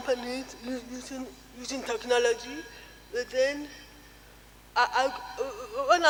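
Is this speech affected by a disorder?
Yes: cerebral palsy; caused by untreated newborn jaundice; diagnosed age 1.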